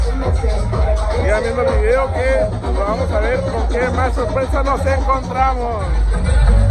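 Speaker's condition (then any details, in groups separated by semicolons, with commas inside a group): No condition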